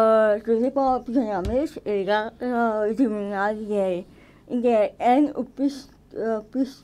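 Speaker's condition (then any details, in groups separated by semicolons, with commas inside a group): Cerebral palsy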